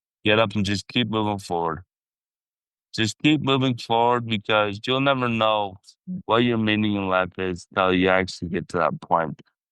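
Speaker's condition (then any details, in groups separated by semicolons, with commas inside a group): Traumatic brain injury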